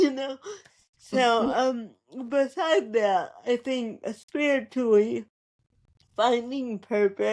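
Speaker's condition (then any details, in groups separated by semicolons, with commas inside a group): Cerebral palsy; present from birth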